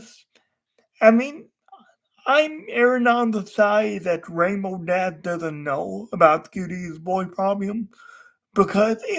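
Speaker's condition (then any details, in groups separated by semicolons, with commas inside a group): Cerebral palsy; wheelchair user, unable to walk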